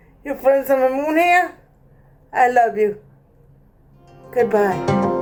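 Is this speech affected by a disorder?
Yes: cerebral palsy; present from birth.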